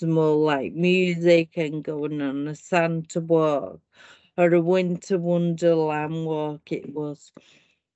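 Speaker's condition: Primary lateral sclerosis; then upper limbs, speech; first diagnosed hereditary spastic paraplegia

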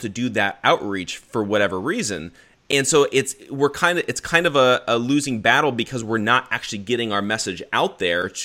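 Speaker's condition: No condition

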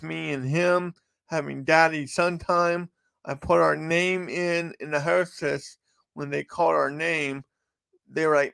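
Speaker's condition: Cerebral palsy; affects walk and speech

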